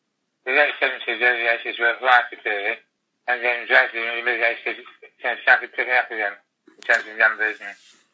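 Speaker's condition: Tongue cancer, glossectomy; most of tongue removed

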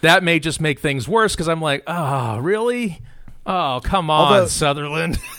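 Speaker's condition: No condition

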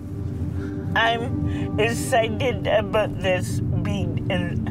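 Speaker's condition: Cerebral palsy; diagnosed before age 2, mainly lower limbs, balance, coordination, motor dexterity, speed affected, muscles don't relax

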